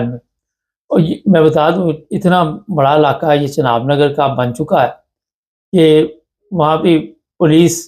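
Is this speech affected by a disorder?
No.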